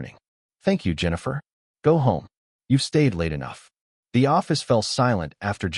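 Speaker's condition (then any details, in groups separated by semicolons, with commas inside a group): No condition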